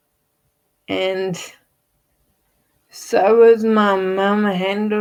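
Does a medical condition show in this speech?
Yes: Friedreich's ataxia; wheelchair user.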